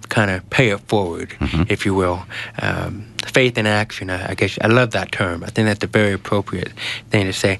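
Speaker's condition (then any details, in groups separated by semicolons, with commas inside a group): Genetic hearing loss; hearing aid, earlier body aid, twelve years speech and listening therapy, Child Shall Speak program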